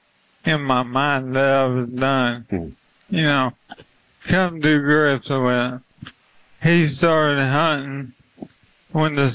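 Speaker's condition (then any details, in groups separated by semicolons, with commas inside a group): ALS; limb-onset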